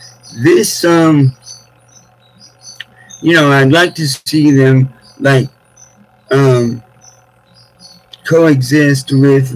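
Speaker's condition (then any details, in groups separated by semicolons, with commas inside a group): Cerebral palsy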